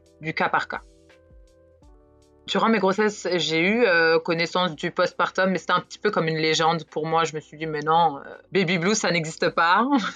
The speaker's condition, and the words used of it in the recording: None; typical speech.